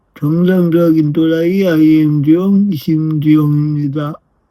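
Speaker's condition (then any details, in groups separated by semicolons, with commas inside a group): Brain lesion disability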